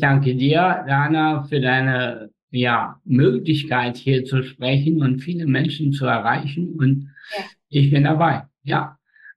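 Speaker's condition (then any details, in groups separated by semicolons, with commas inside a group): Spastic tetraparesis; all four limbs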